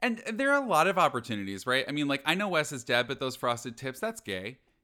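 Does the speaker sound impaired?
No.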